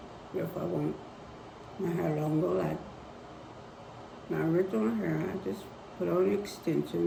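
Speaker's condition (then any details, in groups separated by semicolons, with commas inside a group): Spinal neurosarcoidosis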